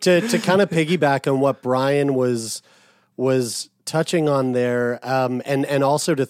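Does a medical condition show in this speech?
No.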